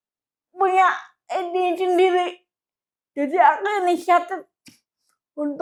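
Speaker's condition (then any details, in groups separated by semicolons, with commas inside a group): Cerebral palsy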